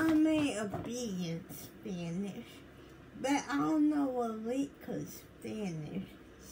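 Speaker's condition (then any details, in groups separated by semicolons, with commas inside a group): Cerebral palsy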